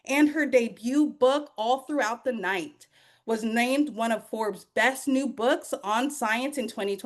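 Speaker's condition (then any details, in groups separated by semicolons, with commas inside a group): No condition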